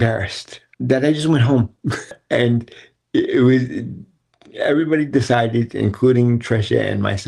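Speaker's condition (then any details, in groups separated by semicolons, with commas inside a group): Cerebral palsy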